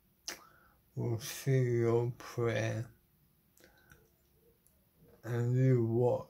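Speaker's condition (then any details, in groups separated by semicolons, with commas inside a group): Motor neuron disease; terminal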